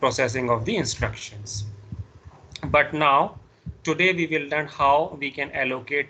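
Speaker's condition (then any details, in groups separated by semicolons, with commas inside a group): No condition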